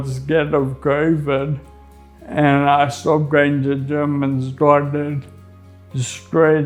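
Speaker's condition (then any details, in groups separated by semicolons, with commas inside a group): Friedreich's ataxia; spasticity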